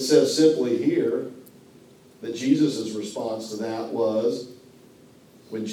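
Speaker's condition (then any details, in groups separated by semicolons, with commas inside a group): No condition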